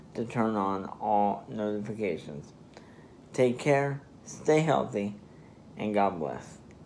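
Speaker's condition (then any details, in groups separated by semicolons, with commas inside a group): Spastic diplegia cerebral palsy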